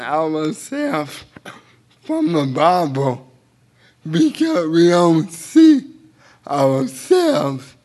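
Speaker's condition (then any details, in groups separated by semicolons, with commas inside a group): Cerebral palsy; a little difficult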